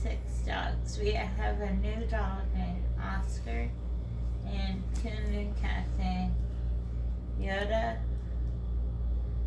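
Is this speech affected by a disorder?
Yes: dystonia; 18p deletion, left arm affected, head moves side to side; DBS surgery scheduled, left arm symptom visible.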